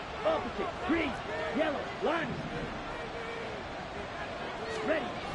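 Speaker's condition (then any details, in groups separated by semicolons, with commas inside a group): No condition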